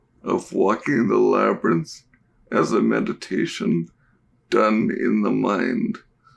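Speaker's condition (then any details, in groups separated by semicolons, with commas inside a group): Cerebral palsy; diagnosed at birth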